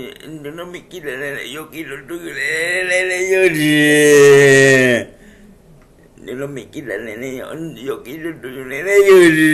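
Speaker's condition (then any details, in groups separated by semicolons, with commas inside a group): Cerebral palsy; wheelchair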